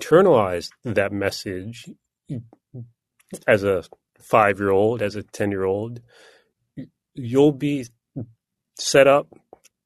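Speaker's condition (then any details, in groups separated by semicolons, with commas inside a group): Stuttering; singing uses a different neural pathway; blocks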